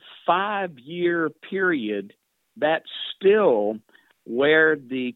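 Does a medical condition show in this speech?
No.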